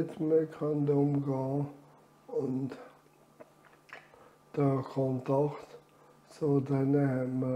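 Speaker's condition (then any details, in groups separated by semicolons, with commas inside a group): Amyotrophic lateral sclerosis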